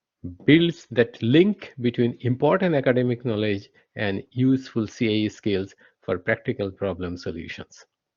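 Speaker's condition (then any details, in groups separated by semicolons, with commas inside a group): No condition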